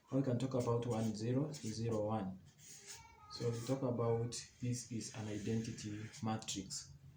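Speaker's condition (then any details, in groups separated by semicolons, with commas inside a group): No condition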